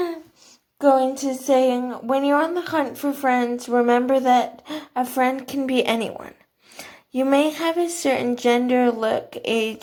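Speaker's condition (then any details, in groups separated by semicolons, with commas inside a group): Cerebral palsy, athetoid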